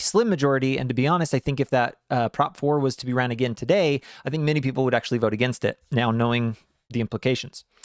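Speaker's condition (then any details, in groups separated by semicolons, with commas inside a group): No condition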